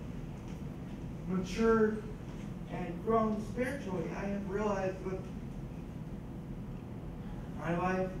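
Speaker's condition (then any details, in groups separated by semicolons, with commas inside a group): Cerebral palsy; scoliosis, spinal rebuild surgery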